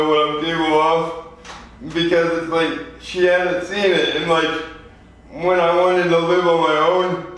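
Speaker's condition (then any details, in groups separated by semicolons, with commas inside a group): Spastic quadriplegia cerebral palsy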